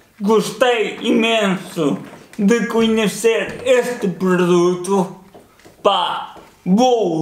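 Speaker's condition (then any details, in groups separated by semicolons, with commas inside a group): Cerebral palsy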